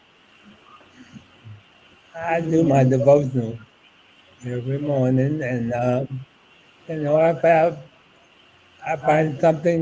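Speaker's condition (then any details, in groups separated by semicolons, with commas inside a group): ALS; about eight years since diagnosis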